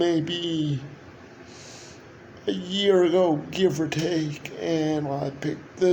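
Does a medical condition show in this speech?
Yes: cerebral palsy.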